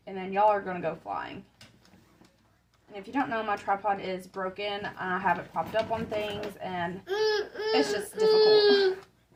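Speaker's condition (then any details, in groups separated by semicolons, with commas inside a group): No condition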